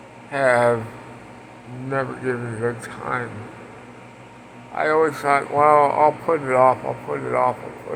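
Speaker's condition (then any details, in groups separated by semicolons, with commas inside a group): Parkinson's; speech impediment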